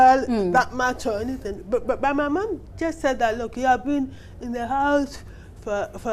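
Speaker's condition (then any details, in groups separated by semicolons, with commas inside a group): Cerebral palsy; affects handwriting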